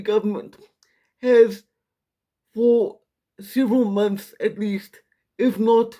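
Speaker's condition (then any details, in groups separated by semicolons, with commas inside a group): Quadriplegic cerebral palsy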